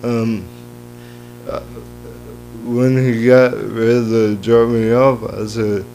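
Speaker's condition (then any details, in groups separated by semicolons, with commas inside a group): Cerebral palsy; lifelong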